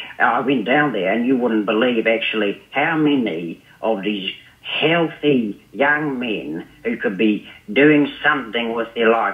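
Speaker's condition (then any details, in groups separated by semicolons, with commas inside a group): No condition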